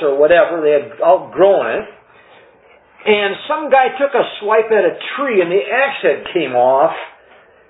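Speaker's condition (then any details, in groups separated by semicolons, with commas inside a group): No condition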